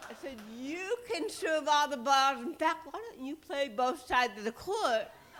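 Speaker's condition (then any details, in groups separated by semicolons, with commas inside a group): Cerebral palsy; titanium neck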